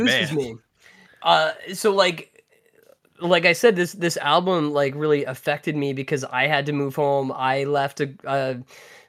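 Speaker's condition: No condition

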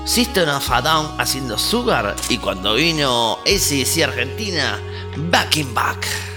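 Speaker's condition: No condition

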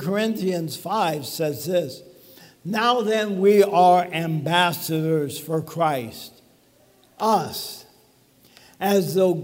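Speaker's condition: ALS; talking a little bit funny

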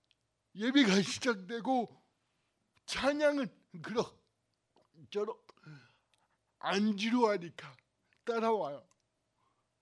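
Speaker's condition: Cerebral palsy; lifelong pain

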